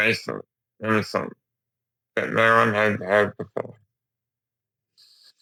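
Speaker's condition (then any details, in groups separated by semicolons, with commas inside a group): Duchenne muscular dystrophy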